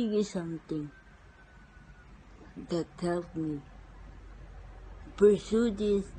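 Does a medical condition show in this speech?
Yes: cerebral palsy; speech noticeably affected.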